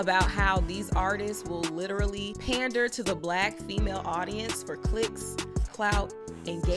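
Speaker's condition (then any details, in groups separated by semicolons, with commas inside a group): No condition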